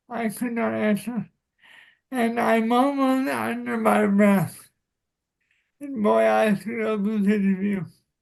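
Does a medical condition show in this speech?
Yes: cerebral palsy.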